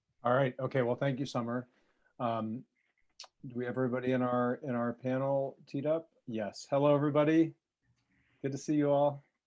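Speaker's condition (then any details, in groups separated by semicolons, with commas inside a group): No condition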